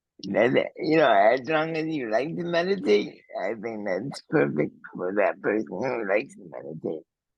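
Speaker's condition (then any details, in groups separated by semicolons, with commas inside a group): Cerebral palsy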